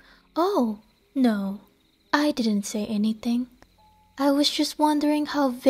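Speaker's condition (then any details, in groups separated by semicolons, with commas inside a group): No condition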